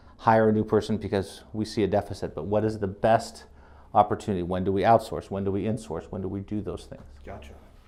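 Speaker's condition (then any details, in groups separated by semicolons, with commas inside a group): No condition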